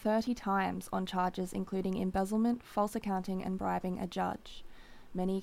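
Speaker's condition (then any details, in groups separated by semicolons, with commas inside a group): No condition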